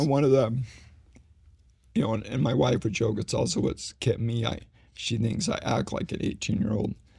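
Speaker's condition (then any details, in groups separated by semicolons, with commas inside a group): ALS; needs voice rest during conversation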